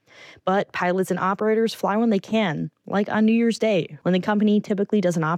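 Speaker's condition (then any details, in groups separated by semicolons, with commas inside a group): No condition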